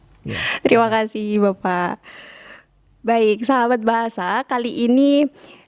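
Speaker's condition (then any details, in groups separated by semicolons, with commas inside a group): No condition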